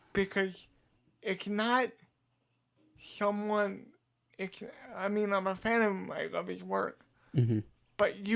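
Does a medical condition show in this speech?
Yes: cerebral palsy; diagnosed age two.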